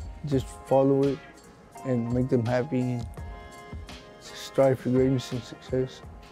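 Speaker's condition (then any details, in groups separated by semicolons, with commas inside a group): Cerebral palsy; cerebral palsy, premature birth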